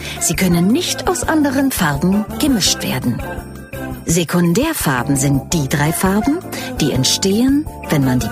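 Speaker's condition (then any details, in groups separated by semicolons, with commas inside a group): No condition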